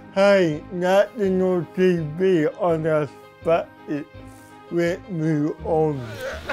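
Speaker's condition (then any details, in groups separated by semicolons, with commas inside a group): Cerebral palsy; lack of oxygen at birth; adult; speech sometimes unclear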